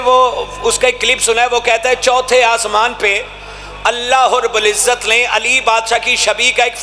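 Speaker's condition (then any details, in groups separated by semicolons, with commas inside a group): No condition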